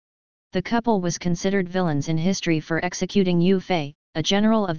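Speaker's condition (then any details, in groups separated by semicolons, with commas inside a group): No condition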